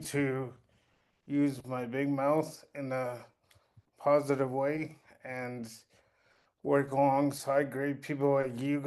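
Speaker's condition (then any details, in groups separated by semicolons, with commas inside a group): Cerebral palsy; since birth, birth complications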